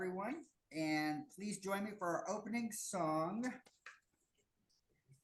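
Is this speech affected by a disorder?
No.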